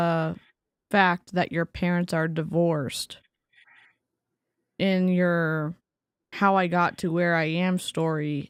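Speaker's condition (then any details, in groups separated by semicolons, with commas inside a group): No condition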